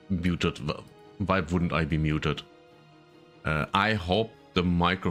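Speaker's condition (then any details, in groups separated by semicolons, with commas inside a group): No condition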